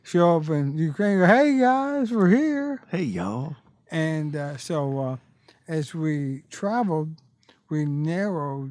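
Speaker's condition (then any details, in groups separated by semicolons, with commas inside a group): ALS; bulbar-upper onset, tongue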